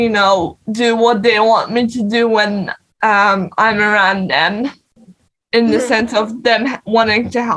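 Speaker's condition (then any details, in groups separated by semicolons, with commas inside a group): Cerebral palsy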